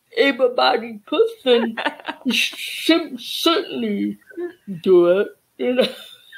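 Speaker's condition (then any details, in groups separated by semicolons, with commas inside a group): Cerebral palsy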